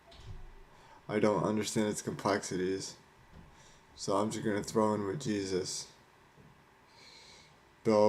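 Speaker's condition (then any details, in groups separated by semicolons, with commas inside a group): Cerebral palsy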